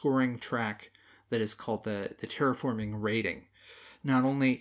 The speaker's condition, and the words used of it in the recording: No condition.